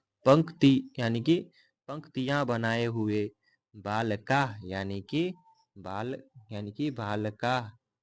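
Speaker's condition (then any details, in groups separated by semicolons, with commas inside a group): No condition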